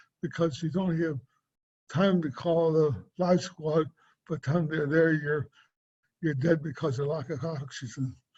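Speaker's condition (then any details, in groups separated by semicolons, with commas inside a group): Cerebral palsy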